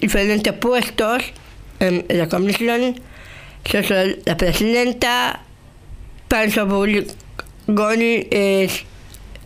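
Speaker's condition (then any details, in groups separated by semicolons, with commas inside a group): Down syndrome; with intellectual disability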